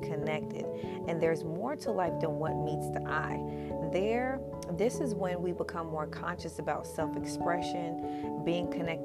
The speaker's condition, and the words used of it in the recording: No condition.